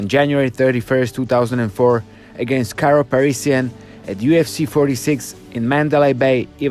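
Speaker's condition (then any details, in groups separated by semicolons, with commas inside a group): No condition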